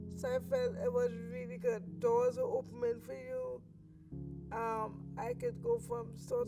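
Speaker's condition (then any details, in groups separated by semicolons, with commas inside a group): Cerebral palsy; lifelong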